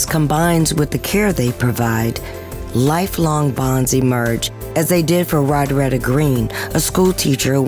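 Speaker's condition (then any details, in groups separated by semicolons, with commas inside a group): No condition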